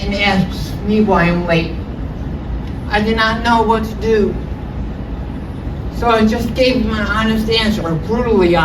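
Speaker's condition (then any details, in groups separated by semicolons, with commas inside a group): Cerebral palsy; with hearing loss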